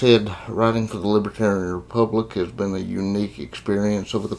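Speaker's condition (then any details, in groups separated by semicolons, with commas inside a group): Cerebral palsy; confined to a wheelchair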